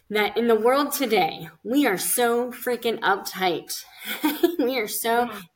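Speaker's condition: Cleft lip and palate; several facial surgeries

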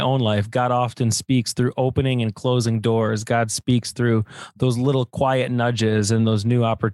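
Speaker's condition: No condition

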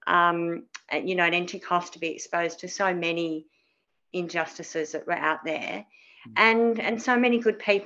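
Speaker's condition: Cleft palate; spoke differently as child

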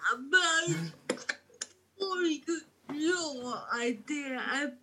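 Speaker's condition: Cerebral palsy; cerebral palsy from birth, mainly physical, uncontrollable muscle movements, wheelchair user

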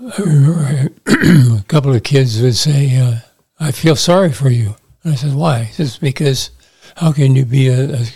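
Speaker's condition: Parkinson's disease; early loss of smell, weak shoulder, little tremor, slightly unstable on feet, subdued gestures and movements; about 15 years since diagnosis, on medication, regular exercise including boxing, cycling, weights, walking

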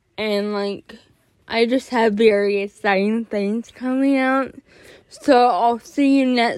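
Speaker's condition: Cerebral palsy; anxiety since 7th grade worsened it, more jerking in class; age 17, cbd oil since freshman year for cerebral palsy and anxiety; since 7th grade anxiety made talking to people comfortably harder

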